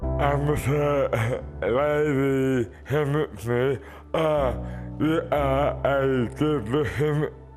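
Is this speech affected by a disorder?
Yes: dystonia; spasms and contractions; slurred disoriented speech, difficulty eating.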